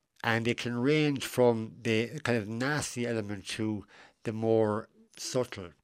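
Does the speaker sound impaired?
Yes: cleft lip and palate; congenital cleft lip and palate, failure of mouth and nose to align, two or three surgeries in infancy, last surgery at 17; adult, age 41, decades after final surgery.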